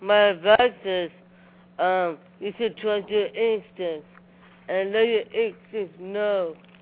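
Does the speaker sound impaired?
Yes: Down syndrome; present from birth.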